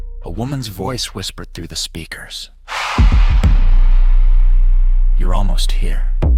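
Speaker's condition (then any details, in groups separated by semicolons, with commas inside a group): No condition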